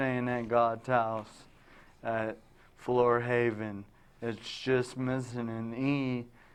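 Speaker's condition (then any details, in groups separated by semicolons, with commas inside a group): Traumatic brain injury; now talking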